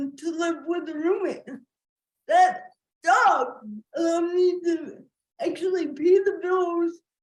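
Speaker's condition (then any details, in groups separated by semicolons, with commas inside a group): Cerebral palsy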